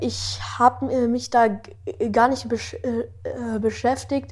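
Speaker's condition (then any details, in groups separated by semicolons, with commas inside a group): Stuttering; none when singing with melody, present when rapping without melody; age 12, stuttering a lot in this conversation; stutters often, less in podcast flow or on liked topics, often speaks fast, better slower; repeated sounds, prolonged sounds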